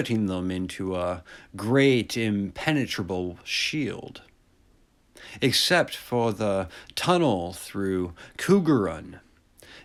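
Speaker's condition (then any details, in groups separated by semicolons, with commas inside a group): No condition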